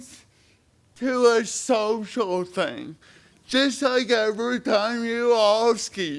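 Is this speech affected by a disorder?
Yes: spastic cerebral palsy.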